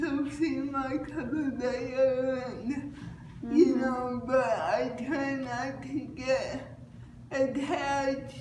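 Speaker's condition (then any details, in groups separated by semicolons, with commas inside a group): Cerebral palsy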